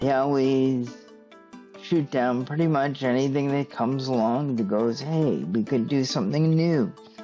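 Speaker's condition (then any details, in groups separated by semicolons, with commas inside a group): Cerebral palsy; stiff muscles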